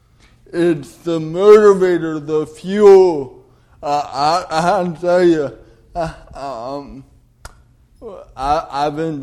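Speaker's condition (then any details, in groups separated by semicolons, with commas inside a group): Cerebral palsy; delayed development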